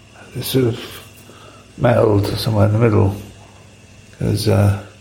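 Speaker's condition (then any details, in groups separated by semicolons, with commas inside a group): Parkinson's; affects speech, rare audio interview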